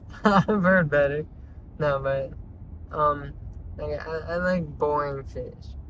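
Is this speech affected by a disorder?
Yes: traumatic brain injury.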